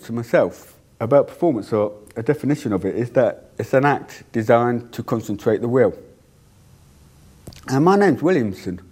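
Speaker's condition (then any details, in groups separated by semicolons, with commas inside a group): Deafness; cannot hear own voice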